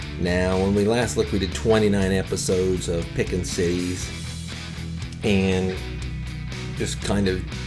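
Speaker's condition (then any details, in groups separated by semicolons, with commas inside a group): No condition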